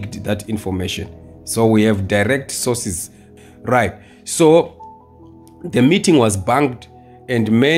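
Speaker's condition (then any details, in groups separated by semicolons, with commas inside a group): No condition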